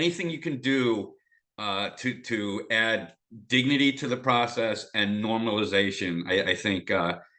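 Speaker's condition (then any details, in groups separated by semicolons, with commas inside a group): No condition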